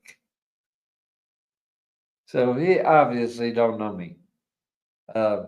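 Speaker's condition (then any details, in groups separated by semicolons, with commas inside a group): ALS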